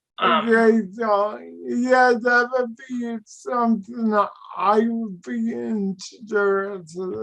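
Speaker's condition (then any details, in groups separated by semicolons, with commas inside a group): Cerebral palsy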